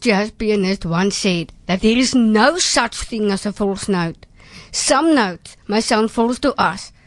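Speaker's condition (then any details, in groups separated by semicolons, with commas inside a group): Down syndrome; trisomy 21, present from birth in Bloemfontein, no speech therapy or physiotherapy in infancy, stimulated by mother; adult, about 35 years since birth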